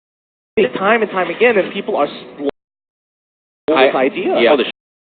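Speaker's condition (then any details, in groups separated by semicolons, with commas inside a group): No condition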